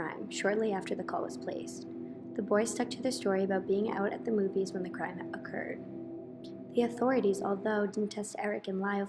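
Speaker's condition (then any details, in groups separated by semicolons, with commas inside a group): No condition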